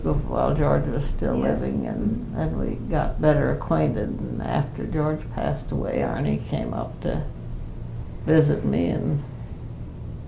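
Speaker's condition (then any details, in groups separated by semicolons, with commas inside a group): Parkinson's; Parkinson's for 5 years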